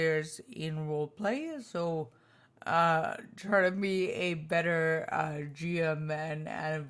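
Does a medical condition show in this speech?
Yes: spinocerebellar ataxia type 2, SCA2; tongue.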